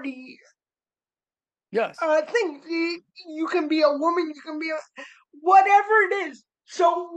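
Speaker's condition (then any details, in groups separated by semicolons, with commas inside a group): Cerebral palsy; spastic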